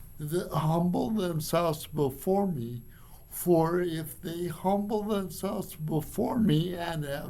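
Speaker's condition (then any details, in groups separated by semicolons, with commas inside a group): Cerebral palsy; from birth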